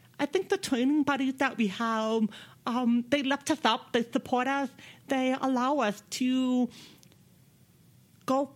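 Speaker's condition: Deafness; speaks with own voice

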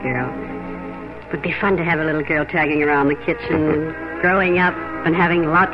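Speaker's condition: No condition

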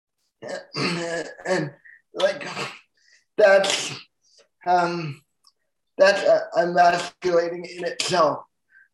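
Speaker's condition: Cerebral palsy; full-time wheelchair user

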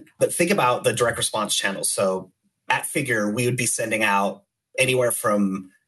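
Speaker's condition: No condition

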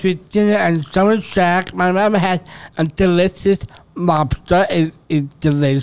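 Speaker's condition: Down syndrome; adult

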